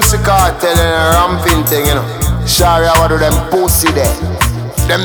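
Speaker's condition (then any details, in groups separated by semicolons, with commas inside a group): No condition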